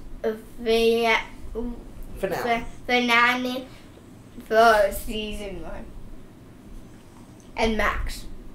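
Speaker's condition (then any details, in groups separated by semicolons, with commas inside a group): Childhood apraxia of speech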